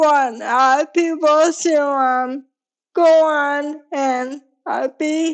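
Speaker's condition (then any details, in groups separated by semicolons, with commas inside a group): ALS; sporadic form, onset in pinky finger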